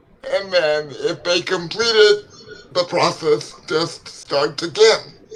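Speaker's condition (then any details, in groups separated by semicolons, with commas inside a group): Cerebral palsy; legs affected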